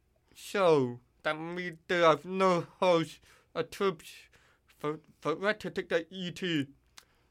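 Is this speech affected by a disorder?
Yes: deafness; formerly hearing aids, now water-resistant cochlear implant with ear hook, cannot follow distant speakers; voice distorted when screaming at full volume, needs others' feedback on loudness.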